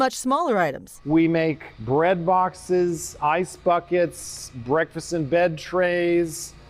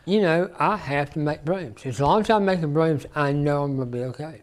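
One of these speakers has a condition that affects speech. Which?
The second: stage 4 tongue cancer; diagnosed about 10 years ago, stage 4 at diagnosis.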